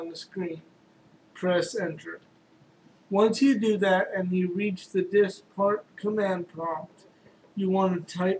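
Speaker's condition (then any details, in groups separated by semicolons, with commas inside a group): Cerebral palsy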